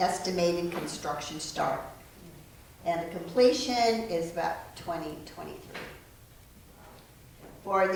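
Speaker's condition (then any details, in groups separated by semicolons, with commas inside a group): No condition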